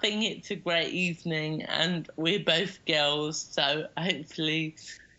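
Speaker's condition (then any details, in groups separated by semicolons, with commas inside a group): Cerebral palsy; cerebral palsy since childhood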